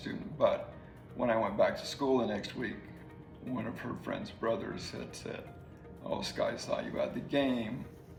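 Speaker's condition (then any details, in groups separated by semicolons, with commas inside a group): ALS; slowly progressing ALS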